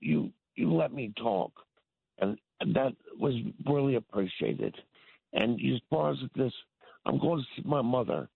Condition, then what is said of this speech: Stroke. And I used to be so pleasantly before my stroke, you can understand me.